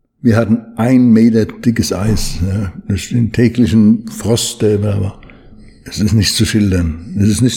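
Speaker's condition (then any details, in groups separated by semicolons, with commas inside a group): Parkinson's disease; slowed movements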